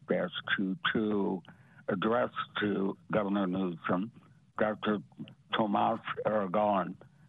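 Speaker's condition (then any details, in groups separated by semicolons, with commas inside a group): Parotid gland removal; difficulty speaking at this recording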